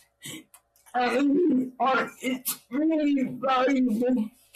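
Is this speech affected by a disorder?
Yes: cerebral palsy; own voice needs subtitles.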